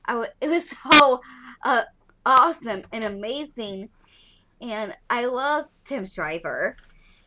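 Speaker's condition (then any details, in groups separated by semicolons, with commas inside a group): Down syndrome; lifelong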